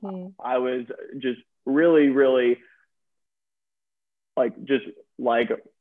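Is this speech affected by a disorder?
Yes: stuttering; stuttering since around age five, group therapy at school, private therapist in Birmingham, therapy five to 18; still stutters; here repeated sounds, repeated words.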